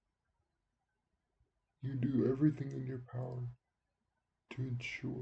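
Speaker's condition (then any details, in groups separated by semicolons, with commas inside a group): Cerebral palsy; wheelchair user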